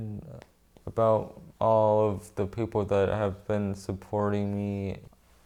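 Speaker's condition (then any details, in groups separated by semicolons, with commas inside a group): Brain injury; traumatic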